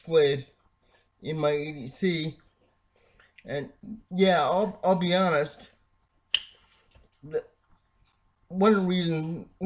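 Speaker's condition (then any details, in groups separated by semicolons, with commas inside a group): Cerebral palsy, spastic diplegia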